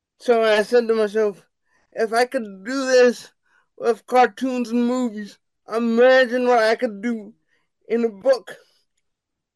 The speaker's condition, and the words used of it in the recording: Cerebral palsy. Sometimes it goes high, sometimes it goes low.